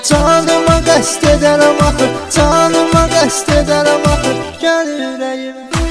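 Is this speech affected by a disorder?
No.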